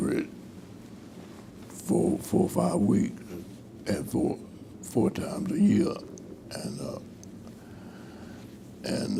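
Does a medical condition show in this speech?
Yes: Parkinson's disease.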